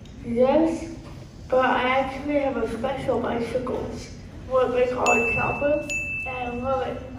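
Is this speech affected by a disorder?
Yes: cerebral palsy; intellectual and physical disabilities.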